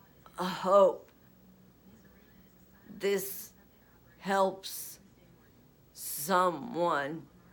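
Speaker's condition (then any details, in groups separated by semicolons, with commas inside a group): Essential tremor; voice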